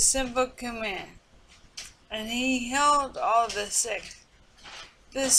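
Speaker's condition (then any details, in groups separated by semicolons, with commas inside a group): Multiple sclerosis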